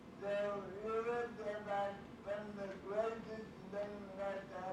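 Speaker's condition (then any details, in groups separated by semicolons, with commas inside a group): Cerebral palsy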